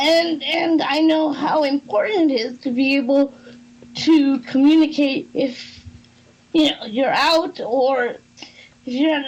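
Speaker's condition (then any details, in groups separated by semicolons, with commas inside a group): Cerebral palsy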